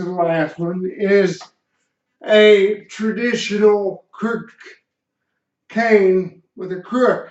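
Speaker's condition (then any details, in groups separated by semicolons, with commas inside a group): Cerebral palsy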